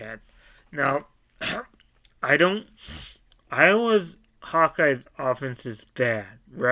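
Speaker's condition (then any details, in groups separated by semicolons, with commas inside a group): Cerebral palsy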